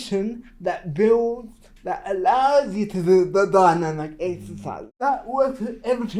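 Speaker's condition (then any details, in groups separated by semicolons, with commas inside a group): Cerebral palsy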